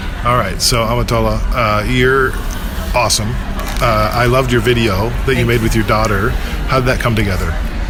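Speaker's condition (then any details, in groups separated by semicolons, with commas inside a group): No condition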